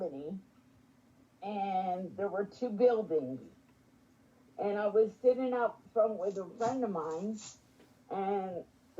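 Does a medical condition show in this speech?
Yes: spastic quadriplegic cerebral palsy.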